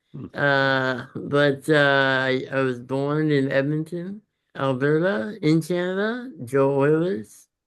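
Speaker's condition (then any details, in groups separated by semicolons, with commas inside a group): Congenital muscular dystrophy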